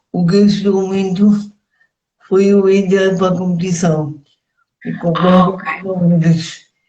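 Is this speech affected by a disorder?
Yes: cerebral palsy; mainly motor disability; speech affected.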